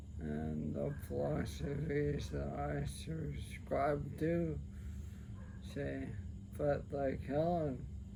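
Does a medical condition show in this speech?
Yes: ALS, sporadic; speech affected.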